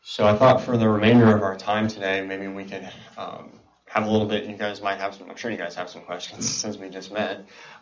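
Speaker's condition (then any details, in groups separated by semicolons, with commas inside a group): Cleft palate and cleft lip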